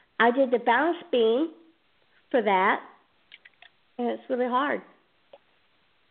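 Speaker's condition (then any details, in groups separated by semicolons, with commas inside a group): Down syndrome; present from birth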